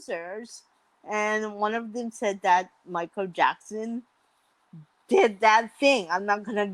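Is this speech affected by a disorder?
Yes: mild cerebral palsy.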